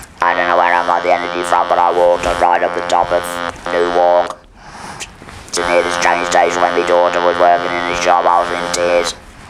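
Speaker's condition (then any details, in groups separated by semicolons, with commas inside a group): Laryngeal cancer with laryngectomy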